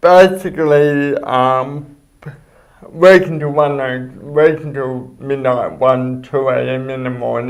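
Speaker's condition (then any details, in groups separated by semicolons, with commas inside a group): Cerebral palsy; speech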